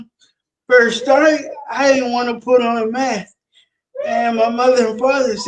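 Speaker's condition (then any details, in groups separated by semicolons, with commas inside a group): Cerebral palsy; sometimes cannot control tongue and speech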